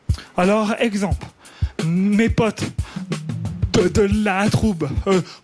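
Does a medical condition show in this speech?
Yes: stuttering; considered a speech disorder rather than a disability; stuttering audible, voice deliberately left unedited in broadcast, stumbles over words on stage; stumbles over words while performing stand-up; here repeated sounds.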